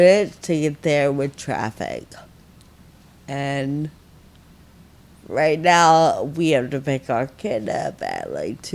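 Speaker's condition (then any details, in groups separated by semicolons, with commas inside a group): Friedreich ataxia, severe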